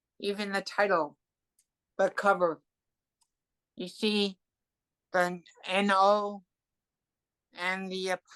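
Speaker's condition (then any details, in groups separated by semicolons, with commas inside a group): Cerebral palsy; from birth, hearing loss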